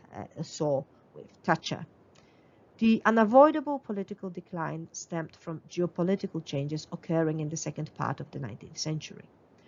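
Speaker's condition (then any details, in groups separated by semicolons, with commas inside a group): No condition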